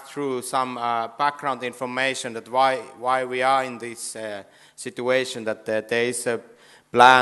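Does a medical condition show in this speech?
No.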